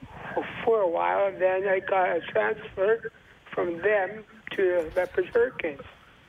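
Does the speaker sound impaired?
Yes: Down syndrome; age 41.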